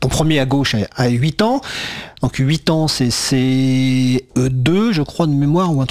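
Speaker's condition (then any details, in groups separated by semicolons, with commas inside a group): No condition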